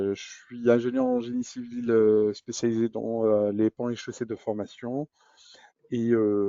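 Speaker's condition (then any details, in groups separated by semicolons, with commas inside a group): No condition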